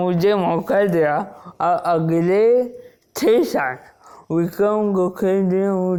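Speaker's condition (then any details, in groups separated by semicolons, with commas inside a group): Wilson's disease; onset at age 16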